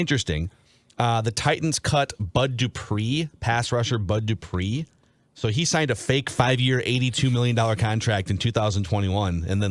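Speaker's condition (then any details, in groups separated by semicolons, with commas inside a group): No condition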